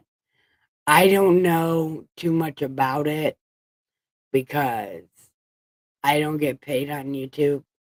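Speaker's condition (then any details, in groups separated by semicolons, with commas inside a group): Brain injury; about 10 years after injury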